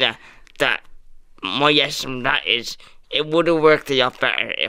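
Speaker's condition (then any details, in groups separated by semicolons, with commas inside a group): Cerebral palsy; congenital, diagnosed age 2 by Colm Costigan, delayed milestones from 7 months, lifelong powered wheelchair use; able to move quite well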